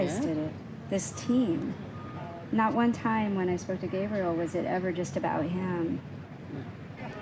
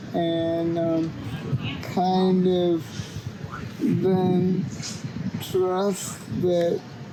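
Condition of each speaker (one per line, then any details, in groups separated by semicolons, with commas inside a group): No condition
Cerebral palsy; cannot walk unaided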